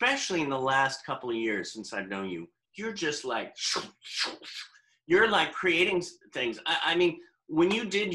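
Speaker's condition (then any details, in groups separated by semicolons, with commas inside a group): No condition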